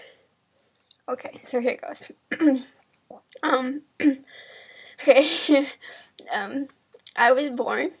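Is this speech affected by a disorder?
Yes: cerebral palsy.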